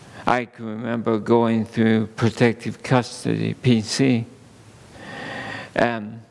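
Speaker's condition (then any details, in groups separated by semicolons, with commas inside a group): ALS; seeing doctors for multiple organic issues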